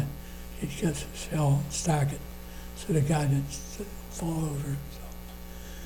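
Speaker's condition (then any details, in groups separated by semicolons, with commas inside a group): Parkinson's disease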